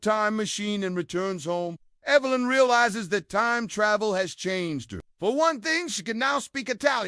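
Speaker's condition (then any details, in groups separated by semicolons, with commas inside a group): No condition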